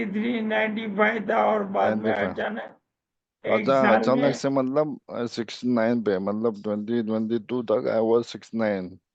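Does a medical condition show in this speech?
Yes: ALS; speech improved a little.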